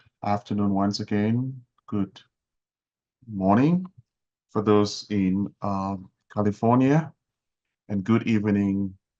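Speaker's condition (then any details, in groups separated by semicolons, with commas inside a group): No condition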